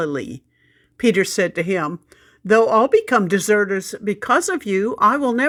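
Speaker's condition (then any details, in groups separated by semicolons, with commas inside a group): No condition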